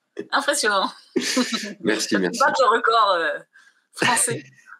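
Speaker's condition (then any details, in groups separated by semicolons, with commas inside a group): No condition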